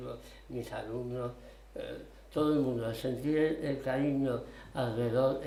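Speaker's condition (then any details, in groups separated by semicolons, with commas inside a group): Tongue cancer, partial glossectomy; half of tongue removed for cancer; over 25 years since cancer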